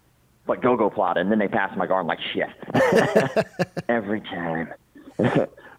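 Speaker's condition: Cleft palate; congenital

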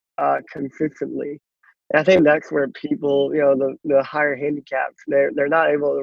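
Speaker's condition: Cleft lip and palate; congenital cleft lip and palate, born with one arm

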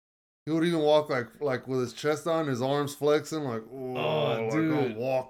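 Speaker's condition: No condition

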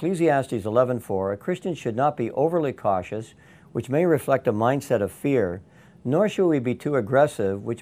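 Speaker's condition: No condition

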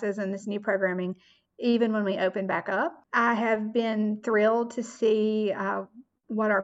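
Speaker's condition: No condition

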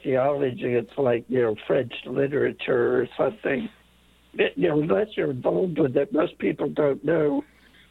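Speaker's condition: Late-onset Pompe disease; over 250 infusions

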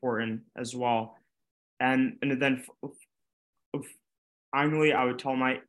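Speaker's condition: Stuttering; stuttering since childhood, expected to persist lifelong; several speech therapy programs gone through, notably at Blank Center, stutters openly; blocks and repetitions; repeated sounds, repeated words, prolonged sounds, blocks

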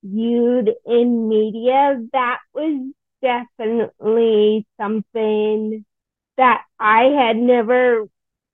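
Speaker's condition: Friedreich's ataxia; rare genetic progressive neuromuscular disease

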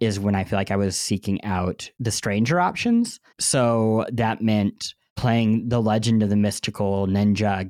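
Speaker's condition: Cleft lip and palate; bandaged

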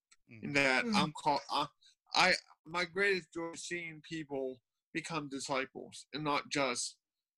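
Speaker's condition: Cerebral palsy; cerebral palsy since birth

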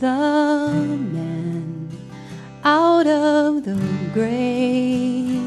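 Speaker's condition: No condition

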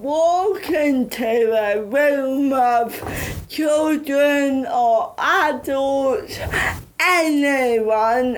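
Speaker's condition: Cerebral palsy; affects speech and mobility

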